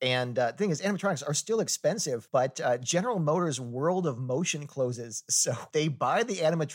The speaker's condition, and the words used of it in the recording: None; typical speech.